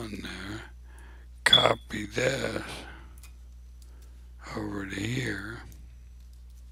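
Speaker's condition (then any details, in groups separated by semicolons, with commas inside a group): ALS; abnormally slow voice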